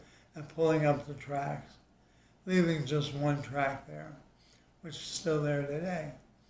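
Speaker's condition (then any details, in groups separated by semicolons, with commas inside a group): ALS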